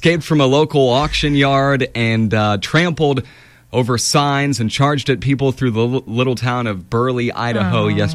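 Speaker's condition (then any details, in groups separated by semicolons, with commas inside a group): No condition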